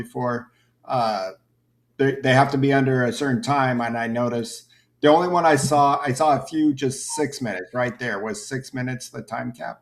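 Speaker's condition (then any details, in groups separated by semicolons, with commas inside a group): No condition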